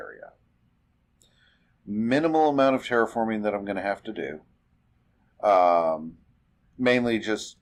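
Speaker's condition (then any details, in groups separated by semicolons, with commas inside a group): No condition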